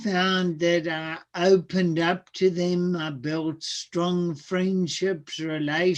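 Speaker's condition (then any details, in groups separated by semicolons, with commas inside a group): Cerebral palsy; speech sounds atypical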